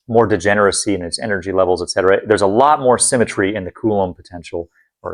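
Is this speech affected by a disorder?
No.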